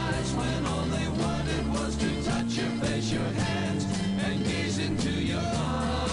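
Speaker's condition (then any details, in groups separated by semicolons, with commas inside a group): No condition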